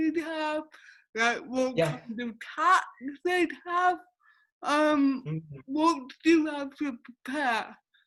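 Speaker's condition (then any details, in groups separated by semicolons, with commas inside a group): Cerebral palsy; affects speech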